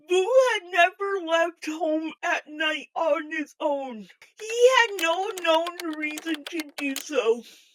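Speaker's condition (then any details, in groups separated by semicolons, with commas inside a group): Physical speech impairment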